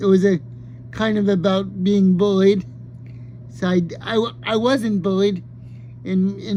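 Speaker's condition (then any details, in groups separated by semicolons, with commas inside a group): Cerebral palsy; ankle deformity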